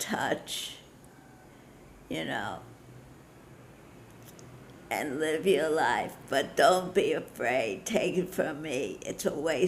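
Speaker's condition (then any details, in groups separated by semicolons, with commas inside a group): Parkinson's disease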